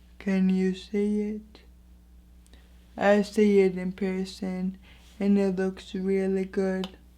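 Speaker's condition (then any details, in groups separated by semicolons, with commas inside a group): Anoxic brain injury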